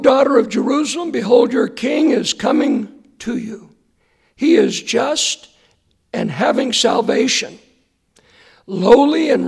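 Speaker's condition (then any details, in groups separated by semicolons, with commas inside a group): Hoarseness after vocal cord surgery; hoarse voice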